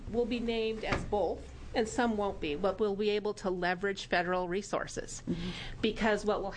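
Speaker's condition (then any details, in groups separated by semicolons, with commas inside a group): No condition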